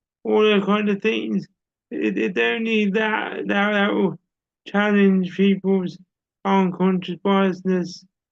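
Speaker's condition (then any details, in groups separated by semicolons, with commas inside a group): Cerebral palsy; audible speech impairment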